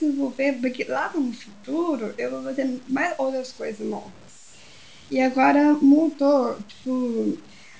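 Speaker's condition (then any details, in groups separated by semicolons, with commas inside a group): Down syndrome; later gave full talk at Smart Cities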